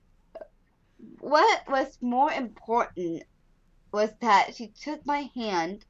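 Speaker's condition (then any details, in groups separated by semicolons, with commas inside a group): Down syndrome; lifelong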